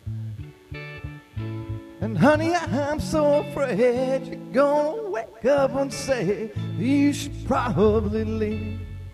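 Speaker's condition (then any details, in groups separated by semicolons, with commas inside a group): No condition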